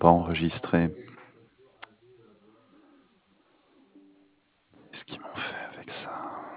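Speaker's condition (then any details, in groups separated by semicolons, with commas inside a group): No condition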